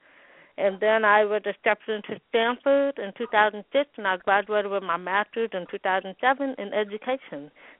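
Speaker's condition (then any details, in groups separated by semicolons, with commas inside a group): Hearing loss with speech impediment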